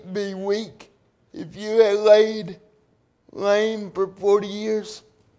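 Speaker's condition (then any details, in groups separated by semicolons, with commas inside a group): Cerebral palsy; from birth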